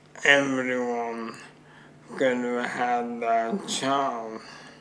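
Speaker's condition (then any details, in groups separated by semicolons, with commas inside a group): Motor neuron disease; bulbar involvement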